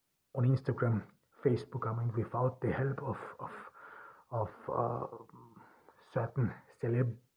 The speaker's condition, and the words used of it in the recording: Stuttering. There is indeed a difference between me speaking and singing.